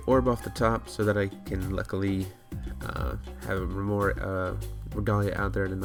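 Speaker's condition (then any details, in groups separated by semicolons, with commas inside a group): No condition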